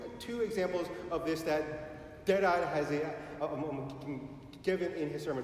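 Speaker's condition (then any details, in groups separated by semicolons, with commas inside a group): Stuttering; may have some trouble speaking; prolonged sounds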